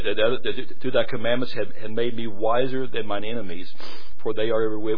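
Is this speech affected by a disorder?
Yes: stuttering; stuttering amount varies, heavy stuttering greatly lengthens speaking time; here repeated sounds.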